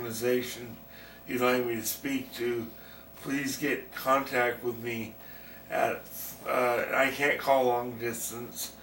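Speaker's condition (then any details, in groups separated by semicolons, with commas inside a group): Brain injury; accident; years after accident at 18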